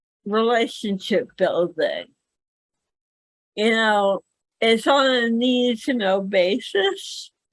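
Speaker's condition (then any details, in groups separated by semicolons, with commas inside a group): Cerebral palsy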